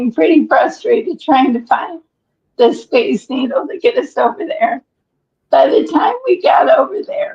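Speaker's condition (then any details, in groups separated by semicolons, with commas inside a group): ALS; breathless after exertion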